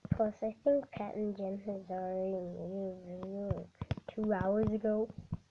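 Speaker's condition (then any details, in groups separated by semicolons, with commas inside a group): No condition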